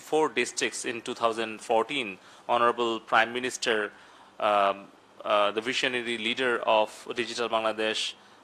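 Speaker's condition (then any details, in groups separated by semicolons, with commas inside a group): No condition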